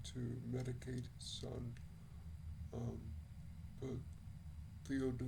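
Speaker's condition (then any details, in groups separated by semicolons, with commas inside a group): Cerebral palsy; speaks relatively well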